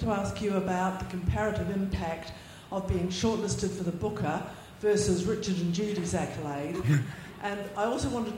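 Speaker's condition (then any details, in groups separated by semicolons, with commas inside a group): No condition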